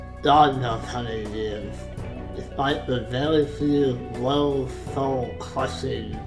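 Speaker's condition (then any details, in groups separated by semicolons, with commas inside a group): Facial palsy; congenital, Goldenhar syndrome, right face, cleft palate; many surgeries; lifelong speech impediment, cannot speak properly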